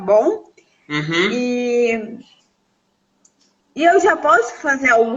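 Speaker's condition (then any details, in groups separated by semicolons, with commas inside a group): Cerebral palsy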